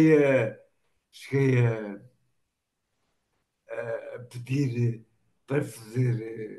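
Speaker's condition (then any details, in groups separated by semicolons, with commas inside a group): Machado-Joseph disease (sca3)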